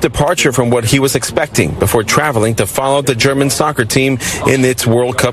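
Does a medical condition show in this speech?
No.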